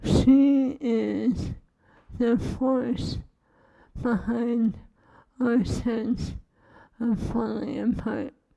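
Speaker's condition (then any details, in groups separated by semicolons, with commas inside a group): ALS; swallowing lost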